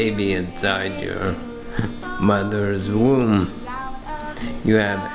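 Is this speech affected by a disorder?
Yes: ALS; affects speech and breathing.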